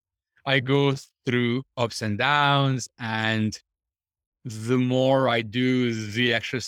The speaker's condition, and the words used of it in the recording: Stuttering. And I'll just briefly mention, for the sake of your listeners, I do have a stutter.